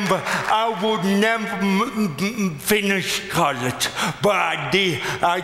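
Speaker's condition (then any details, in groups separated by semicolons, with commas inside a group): Cerebral palsy; cerebral palsy from birth, lifelong; speech dramatically affected by lifelong disability, may be a little difficult to understand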